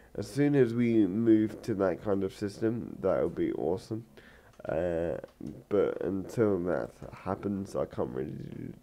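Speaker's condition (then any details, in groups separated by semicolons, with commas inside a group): Cerebral palsy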